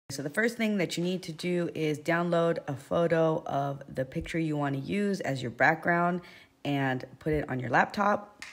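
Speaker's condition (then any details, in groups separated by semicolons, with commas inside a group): No condition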